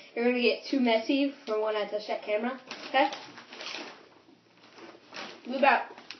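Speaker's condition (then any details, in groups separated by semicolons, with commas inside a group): No condition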